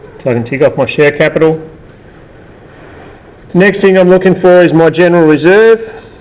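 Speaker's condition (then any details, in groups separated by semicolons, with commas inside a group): No condition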